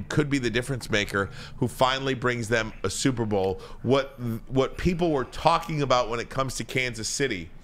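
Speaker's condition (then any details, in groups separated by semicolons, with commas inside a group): No condition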